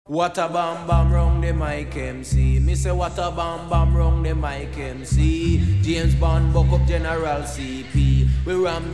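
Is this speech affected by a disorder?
No.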